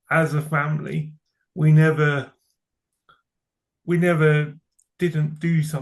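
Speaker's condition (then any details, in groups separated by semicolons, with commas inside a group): Cerebral palsy; from birth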